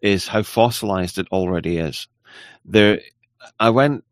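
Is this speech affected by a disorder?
No.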